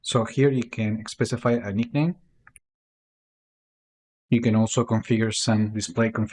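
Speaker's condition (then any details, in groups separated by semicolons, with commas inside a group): No condition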